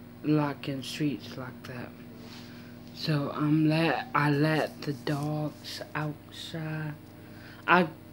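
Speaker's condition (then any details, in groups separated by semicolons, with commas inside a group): Mild cerebral palsy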